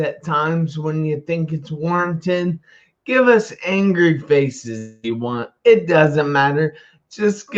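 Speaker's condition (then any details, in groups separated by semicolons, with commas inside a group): Traumatic brain injury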